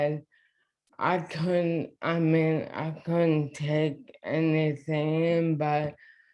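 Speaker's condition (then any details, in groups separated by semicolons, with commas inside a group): ALS; diagnosed within past year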